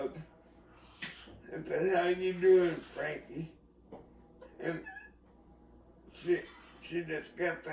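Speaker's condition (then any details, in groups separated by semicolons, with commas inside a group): Cerebral palsy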